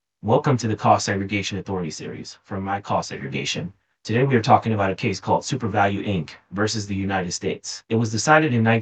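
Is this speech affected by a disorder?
No.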